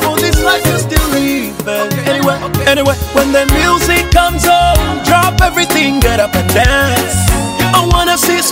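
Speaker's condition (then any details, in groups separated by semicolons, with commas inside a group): No condition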